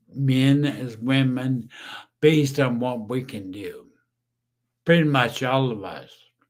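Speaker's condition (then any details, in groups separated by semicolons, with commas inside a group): Brain injury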